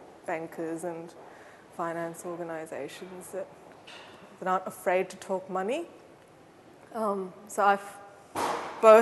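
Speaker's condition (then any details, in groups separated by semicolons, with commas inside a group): No condition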